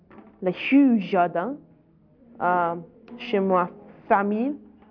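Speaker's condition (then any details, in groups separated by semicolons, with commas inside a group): No condition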